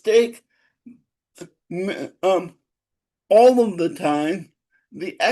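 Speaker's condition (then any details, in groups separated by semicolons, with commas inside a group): Cerebral palsy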